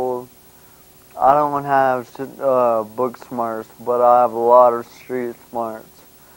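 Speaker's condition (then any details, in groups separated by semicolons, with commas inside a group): Brain injury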